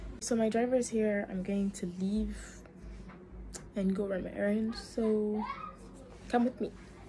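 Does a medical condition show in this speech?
No.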